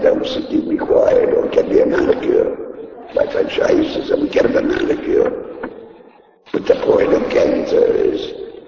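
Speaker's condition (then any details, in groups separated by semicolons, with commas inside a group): Laryngectomy; voice box removed by surgery, speech device placed in throat; talks with throat device, needs thumb to talk; taught to talk with throat device, cannot talk without thumb, earlier voice loss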